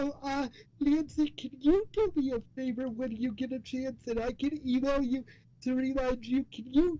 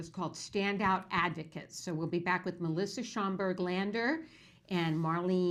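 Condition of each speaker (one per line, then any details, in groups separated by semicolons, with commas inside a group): Cerebral palsy
No condition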